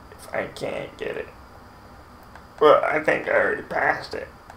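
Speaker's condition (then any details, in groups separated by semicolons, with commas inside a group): Cerebral palsy, mild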